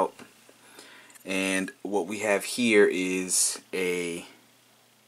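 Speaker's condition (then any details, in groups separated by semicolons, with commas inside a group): No condition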